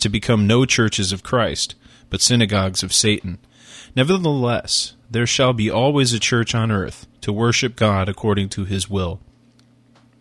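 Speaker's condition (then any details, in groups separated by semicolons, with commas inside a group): No condition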